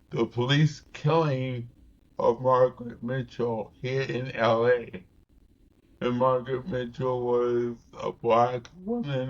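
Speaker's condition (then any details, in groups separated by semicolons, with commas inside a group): Cerebral palsy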